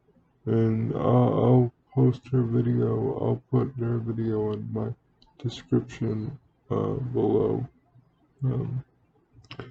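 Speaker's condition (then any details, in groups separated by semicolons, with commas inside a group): Cerebral palsy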